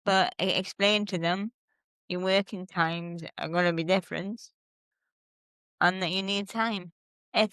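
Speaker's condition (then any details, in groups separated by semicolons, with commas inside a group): Cerebral palsy; since birth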